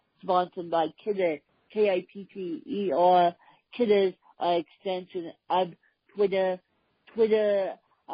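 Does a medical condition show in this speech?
Yes: cerebral palsy; muscle tone most challenging; lungs act up some days, coughing.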